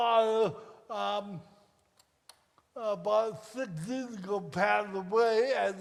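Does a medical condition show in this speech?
Yes: cerebral palsy; speech affected, listeners may need time to understand.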